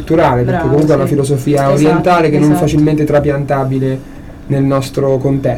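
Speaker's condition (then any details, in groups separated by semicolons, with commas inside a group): No condition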